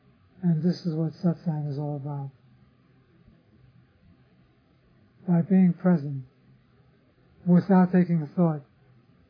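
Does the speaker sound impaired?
Yes: Parkinson's disease; others offer remedies.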